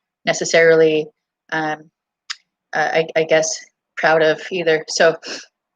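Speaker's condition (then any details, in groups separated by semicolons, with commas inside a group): No condition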